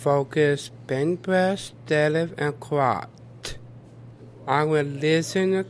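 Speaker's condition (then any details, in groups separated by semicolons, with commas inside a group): Down syndrome; congenital, extra full or partial copy of chromosome 21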